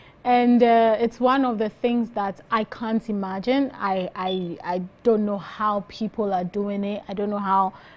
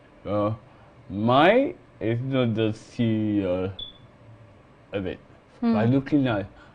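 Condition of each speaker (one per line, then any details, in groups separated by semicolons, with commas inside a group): No condition
Cerebral palsy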